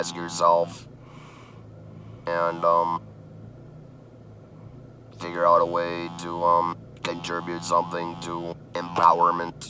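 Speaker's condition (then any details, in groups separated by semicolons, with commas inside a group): Laryngeal cancer laryngectomy, electrolarynx; survivor, chemo and radiation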